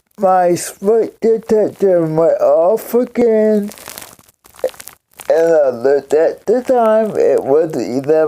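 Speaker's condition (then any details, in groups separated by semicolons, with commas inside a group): Cerebral palsy; several unnoticed strokes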